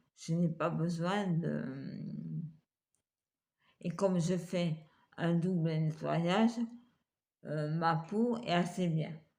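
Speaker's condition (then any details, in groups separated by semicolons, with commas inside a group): Multiple sclerosis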